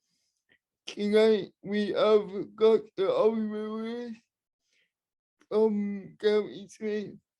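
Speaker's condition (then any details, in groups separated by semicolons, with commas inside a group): Cerebral palsy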